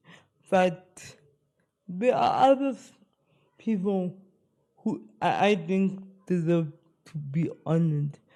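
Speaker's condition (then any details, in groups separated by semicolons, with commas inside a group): Spastic cerebral palsy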